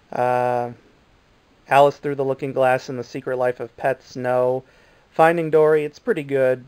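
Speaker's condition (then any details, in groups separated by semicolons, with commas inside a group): No condition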